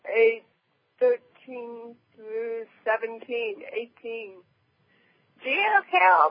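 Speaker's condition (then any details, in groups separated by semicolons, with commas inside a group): Cerebral palsy; present from birth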